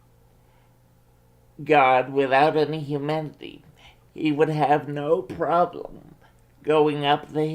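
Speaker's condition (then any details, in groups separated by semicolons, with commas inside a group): Cerebral palsy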